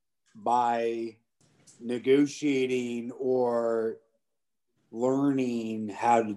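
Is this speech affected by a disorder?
Yes: aphasia; unable to talk about 5 years ago, lived with full-time support for 5 to 6 years; communication issues persist; says unintended words without noticing.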